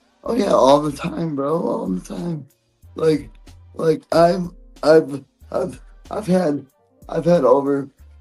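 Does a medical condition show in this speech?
Yes: cerebral palsy; present from birth.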